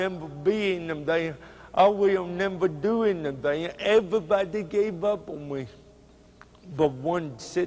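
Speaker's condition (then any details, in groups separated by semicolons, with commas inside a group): Cerebral palsy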